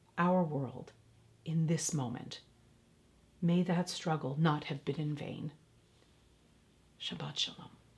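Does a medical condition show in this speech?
No.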